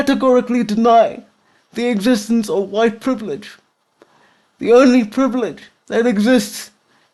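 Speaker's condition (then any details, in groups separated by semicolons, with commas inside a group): Quadriplegic cerebral palsy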